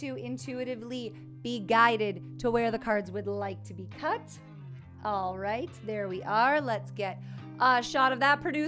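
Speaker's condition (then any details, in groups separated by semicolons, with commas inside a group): No condition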